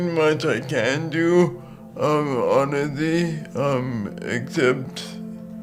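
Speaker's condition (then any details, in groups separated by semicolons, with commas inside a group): Cerebral palsy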